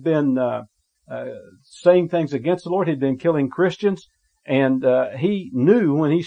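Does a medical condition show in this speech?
No.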